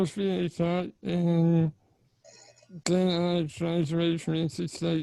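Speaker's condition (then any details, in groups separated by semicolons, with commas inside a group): Spinal muscular atrophy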